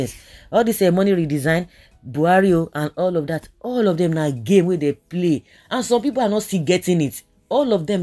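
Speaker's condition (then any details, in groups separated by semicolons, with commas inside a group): No condition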